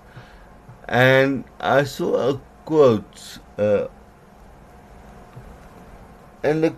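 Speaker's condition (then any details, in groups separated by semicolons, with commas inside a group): Cerebral palsy; certain letters flat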